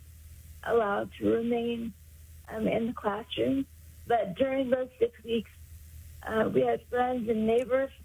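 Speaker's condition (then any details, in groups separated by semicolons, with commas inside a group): Cerebral palsy; 56 years since onset, uses power wheelchair, needs assistance with most daily activities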